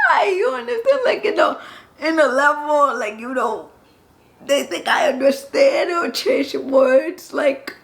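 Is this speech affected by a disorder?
Yes: cerebral palsy; occupational and physical therapy, spasm medication.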